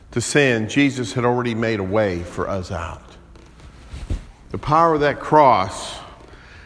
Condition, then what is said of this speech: None; typical speech.